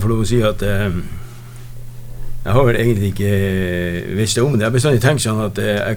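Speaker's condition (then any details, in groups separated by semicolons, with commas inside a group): Parkinson's disease; about 6-7 years since onset, no family history, not yet advanced; some days with struggling, takes timed medication, does training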